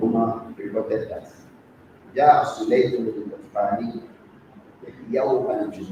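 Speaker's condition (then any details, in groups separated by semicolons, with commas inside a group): No condition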